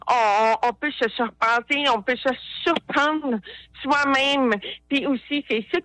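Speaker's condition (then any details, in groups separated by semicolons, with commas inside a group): Hard of hearing; not very visible, daily obstacles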